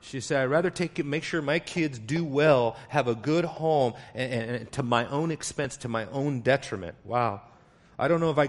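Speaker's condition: No condition

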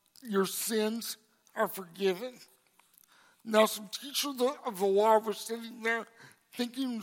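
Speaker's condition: Cerebral palsy; congenital

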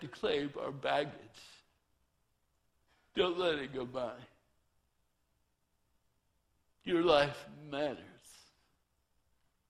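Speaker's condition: Torsion dystonia; hand tremor found at age 5

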